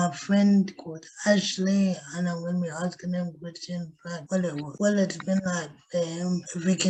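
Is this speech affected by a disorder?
Yes: cerebral palsy.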